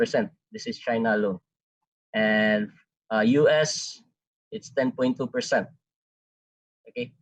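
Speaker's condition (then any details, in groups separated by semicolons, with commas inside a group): No condition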